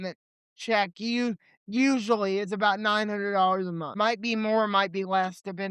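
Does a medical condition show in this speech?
Yes: cerebral palsy; limited mobility, legs.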